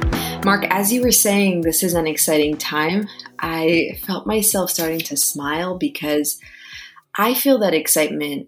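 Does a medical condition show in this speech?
No.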